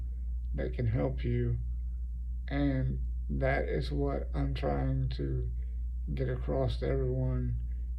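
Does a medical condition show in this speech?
Yes: cerebral palsy.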